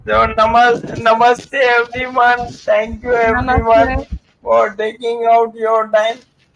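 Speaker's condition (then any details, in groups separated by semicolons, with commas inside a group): Amyotrophic lateral sclerosis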